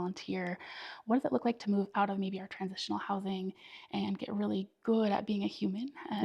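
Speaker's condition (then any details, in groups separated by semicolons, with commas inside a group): No condition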